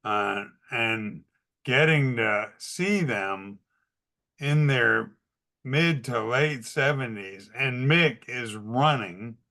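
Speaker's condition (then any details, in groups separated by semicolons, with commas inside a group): ALS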